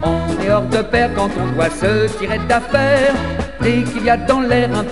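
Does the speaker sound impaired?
No.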